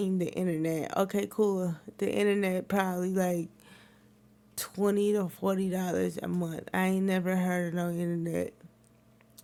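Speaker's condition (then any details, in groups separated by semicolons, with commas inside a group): Cerebral palsy; wheelchair user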